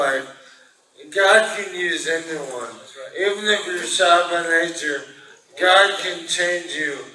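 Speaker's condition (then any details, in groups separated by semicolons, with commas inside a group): Brain injury; caused by car wreck; after recovery from car wreck; once unable to speak or breathe, now recovered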